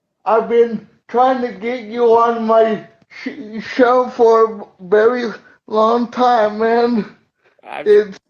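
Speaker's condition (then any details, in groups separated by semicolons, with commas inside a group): Cerebral palsy; uses wheelchair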